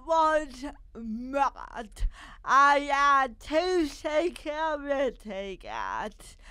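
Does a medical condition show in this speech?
Yes: cerebral palsy.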